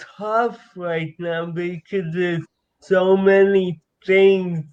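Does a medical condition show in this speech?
Yes: cerebral palsy.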